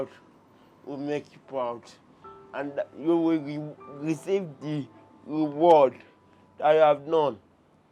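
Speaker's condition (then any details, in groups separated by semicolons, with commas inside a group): Cerebral palsy; severe, limited movement and coordination; teenager, improved with therapy, does home exercises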